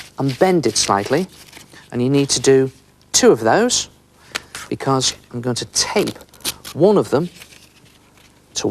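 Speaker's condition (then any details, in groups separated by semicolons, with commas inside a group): No condition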